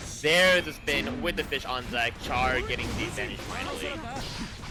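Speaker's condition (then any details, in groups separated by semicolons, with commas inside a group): No condition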